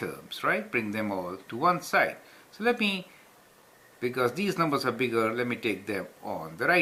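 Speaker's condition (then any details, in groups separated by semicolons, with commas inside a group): No condition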